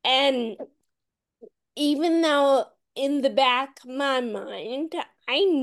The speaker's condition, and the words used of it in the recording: Ataxia. So initially, I wanted to be a DJ or be a TV presenter, and my voice started getting worse.